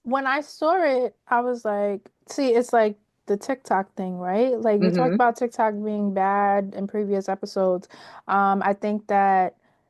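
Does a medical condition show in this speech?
No.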